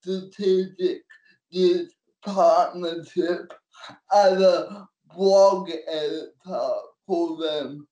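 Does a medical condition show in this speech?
Yes: cerebral palsy; cerebral palsy since birth, physical disability only, manual wheelchair, support worker takes notes and types for him; NDIS support worker for transport, getting on and off stage, personal care.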